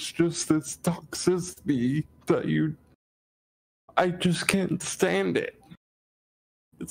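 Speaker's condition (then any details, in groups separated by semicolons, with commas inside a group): Cerebral palsy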